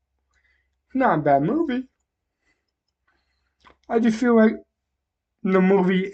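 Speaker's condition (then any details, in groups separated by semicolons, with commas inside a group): Cerebral palsy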